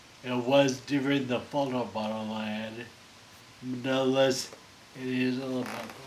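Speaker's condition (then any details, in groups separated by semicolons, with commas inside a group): Friedreich's ataxia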